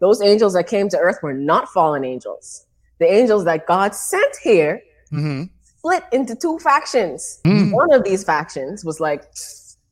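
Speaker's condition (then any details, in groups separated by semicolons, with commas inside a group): No condition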